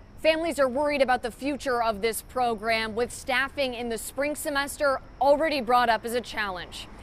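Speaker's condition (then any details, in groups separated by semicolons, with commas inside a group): No condition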